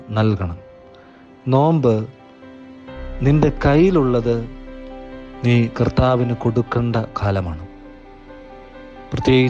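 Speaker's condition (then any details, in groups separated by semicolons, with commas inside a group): No condition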